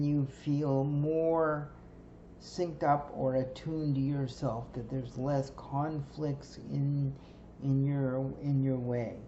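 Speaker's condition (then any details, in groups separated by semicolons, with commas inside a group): Cerebral palsy; stiff muscles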